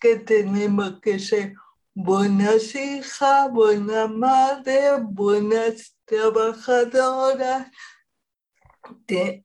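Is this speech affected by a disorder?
Yes: cerebral palsy; present at least 40 years.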